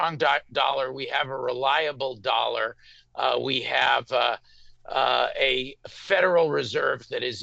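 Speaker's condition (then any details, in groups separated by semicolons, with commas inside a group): No condition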